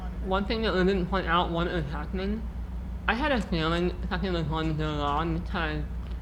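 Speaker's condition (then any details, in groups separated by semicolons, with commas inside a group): Muscular dystrophy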